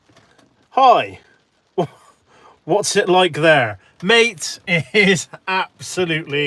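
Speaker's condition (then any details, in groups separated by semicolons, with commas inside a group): No condition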